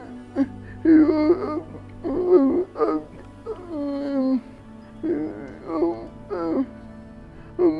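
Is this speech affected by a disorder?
Yes: cerebral palsy; present from birth.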